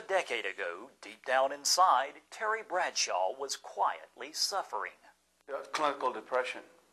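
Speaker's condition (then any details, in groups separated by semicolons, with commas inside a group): No condition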